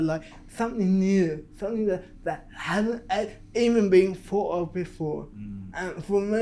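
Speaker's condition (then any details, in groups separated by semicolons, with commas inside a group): Cerebral palsy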